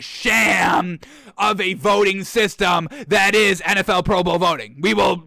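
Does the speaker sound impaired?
No.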